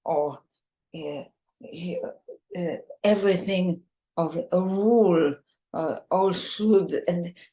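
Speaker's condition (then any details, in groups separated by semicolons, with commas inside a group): ALS, bulbar form, bulbar onset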